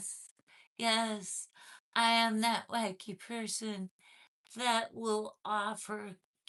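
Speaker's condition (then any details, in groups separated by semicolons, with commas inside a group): Cervical dystonia, essential tremor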